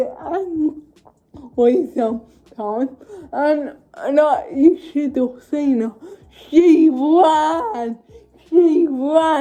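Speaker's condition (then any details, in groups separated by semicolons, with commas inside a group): Cerebral palsy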